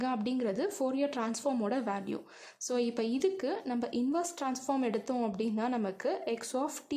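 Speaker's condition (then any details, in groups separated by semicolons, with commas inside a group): No condition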